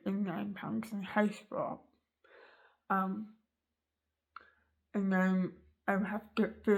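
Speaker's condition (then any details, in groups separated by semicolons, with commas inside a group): Tongue cancer surgery; near-total tongue removal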